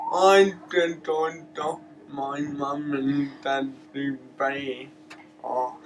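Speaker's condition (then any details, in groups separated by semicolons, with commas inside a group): Cerebral palsy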